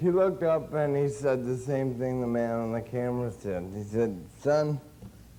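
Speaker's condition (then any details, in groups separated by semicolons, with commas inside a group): Cerebral palsy; since birth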